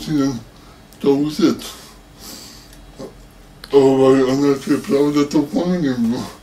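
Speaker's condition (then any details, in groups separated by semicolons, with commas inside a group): Cerebral palsy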